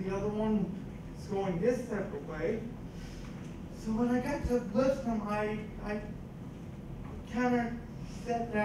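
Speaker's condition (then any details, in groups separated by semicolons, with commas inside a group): Cerebral palsy; scoliosis, spinal rebuild surgery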